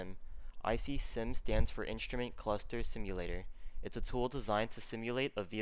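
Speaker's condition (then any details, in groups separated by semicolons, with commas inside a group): No condition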